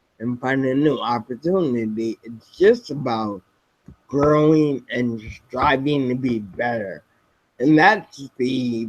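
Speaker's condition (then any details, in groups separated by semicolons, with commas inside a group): Spinocerebellar ataxia type 7, SCA7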